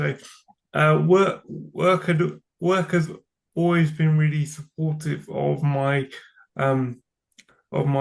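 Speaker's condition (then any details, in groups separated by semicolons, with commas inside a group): Cerebral palsy; from birth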